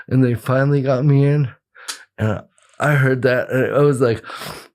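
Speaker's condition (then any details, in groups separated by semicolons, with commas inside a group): Cerebral palsy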